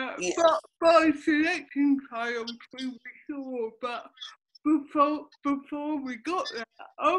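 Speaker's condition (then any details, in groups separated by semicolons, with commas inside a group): Cerebral palsy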